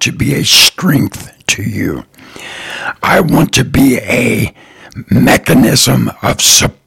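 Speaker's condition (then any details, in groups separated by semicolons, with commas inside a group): Throat cancer survivor; raspy voice, speaks a little differently, voice probably hard to listen to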